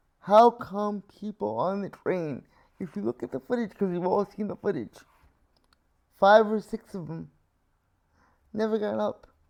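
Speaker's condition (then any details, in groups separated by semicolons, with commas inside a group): Cerebral palsy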